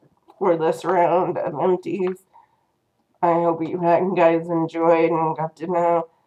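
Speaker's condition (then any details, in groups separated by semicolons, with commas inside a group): Cerebral palsy; first word not said quite right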